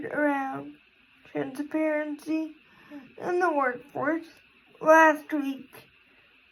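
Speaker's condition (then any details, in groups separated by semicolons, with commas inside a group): Cerebral palsy; physical disability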